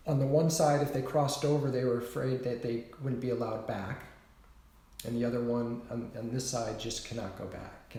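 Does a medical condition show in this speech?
No.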